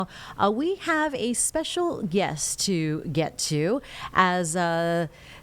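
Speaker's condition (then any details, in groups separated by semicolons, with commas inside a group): No condition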